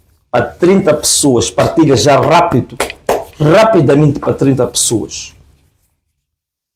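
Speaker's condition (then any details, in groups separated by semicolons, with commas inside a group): No condition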